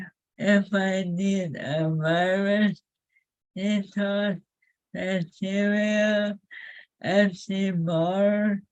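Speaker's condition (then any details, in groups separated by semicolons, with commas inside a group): ALS; face improved, feet move faster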